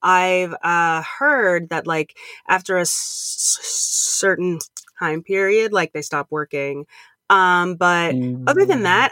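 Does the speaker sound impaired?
Yes: stuttering; lifelong stutter since grade school, past speech therapy, public speaking since 2014 as fear exposure; comfortable speaking publicly while stuttering, still concerned about stuttering on conference calls; trouble saying own name, avoided phone calls and talking, speaks freely while stuttering; here repeated sounds, prolonged sounds.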